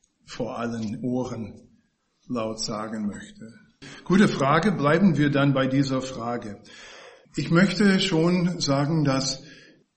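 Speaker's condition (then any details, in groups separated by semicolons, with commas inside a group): No condition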